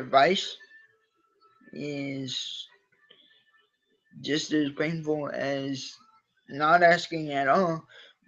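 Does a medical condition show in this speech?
Yes: cerebral palsy; from birth, uses wheelchair.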